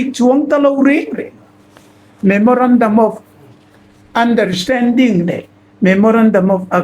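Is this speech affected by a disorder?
No.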